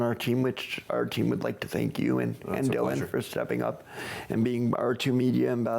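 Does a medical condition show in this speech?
Yes: cerebral palsy.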